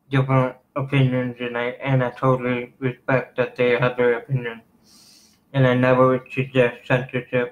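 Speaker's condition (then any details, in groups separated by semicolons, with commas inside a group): Cerebral palsy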